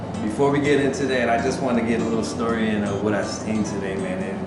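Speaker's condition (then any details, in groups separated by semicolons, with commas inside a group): No condition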